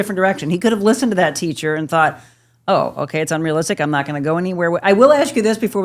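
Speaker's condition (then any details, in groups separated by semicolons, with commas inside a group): No condition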